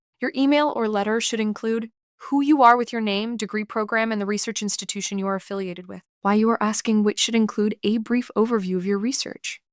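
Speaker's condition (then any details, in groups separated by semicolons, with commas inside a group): No condition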